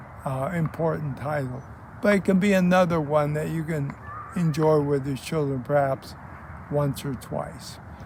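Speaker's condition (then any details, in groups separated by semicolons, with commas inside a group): ALS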